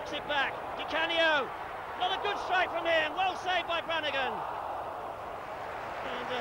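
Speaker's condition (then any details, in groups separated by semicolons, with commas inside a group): No condition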